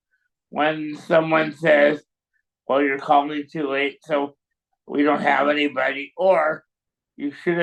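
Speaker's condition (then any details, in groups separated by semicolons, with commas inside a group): Cerebral palsy; voice may sound raised or yelling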